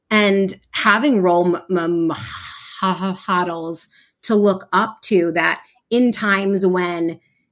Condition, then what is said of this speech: Stuttering. The amount that I stutter and how stuck I feel, or how much physical tension I might have, fluctuates,